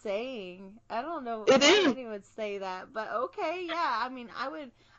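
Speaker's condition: No condition

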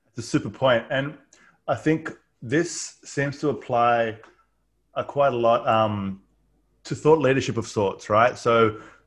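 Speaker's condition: Stutter; does not hit every single word at the expected rhythm; prolonged sounds

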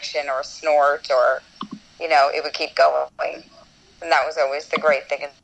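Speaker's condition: No condition

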